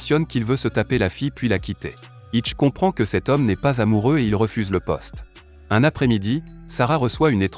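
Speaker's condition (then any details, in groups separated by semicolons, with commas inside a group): No condition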